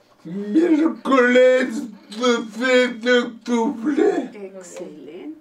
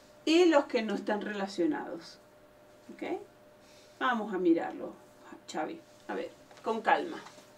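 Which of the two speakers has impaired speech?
The first: traumatic brain injury; road traffic accident, quadriplegia, profound bilateral deafness; in speech therapy; r errors, low loud dull voice, short duration, word-finding difficulty.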